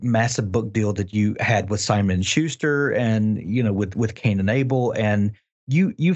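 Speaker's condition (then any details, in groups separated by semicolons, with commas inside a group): No condition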